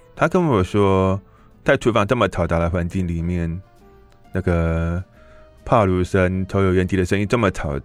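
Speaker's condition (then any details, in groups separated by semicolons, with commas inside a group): Hearing impairment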